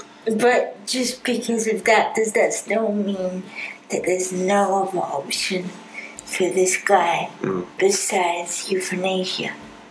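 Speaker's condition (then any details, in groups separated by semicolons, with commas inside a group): Cerebral palsy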